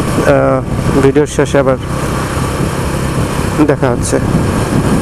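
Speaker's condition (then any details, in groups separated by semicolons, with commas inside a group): No condition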